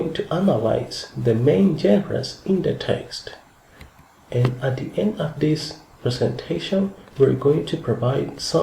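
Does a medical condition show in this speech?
No.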